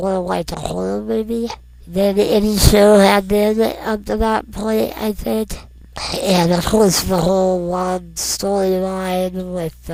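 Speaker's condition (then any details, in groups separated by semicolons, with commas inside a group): Non-progressive muscular dystrophy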